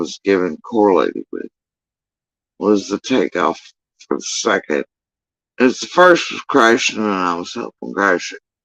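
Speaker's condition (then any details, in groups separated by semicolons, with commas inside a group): Facial paralysis after surgery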